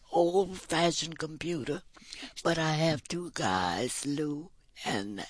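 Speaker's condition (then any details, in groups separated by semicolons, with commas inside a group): Vocal cord paralysis, tracheotomy; paralyzed vocal cords causing insufficient breath, tracheotomy tube since before daughter's birth; audible hissing when speaking, must close tube with finger to talk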